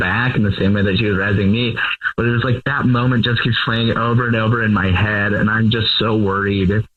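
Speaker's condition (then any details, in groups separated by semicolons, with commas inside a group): No condition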